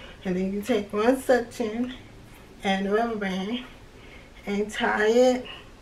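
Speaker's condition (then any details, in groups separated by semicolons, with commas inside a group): Cerebral palsy; from birth, left leg affected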